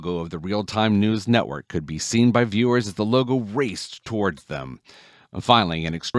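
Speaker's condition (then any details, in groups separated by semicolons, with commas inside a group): No condition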